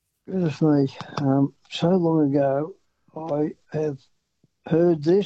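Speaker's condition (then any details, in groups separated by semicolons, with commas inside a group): Parkinson's; sleeps no more than about 4 hours; tremor shaking the phone, changed hands while on call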